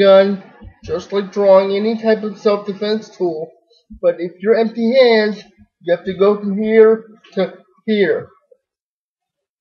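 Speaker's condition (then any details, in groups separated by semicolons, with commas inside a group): Cerebral palsy, spastic diplegia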